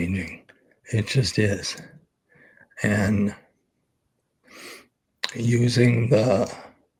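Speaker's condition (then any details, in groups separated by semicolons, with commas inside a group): ALS; expects to lose voice very soon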